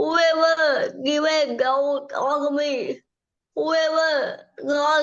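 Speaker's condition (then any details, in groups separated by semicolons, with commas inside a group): Cerebral palsy; from birth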